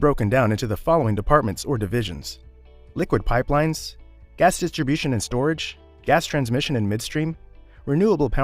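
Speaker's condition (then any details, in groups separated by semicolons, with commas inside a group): No condition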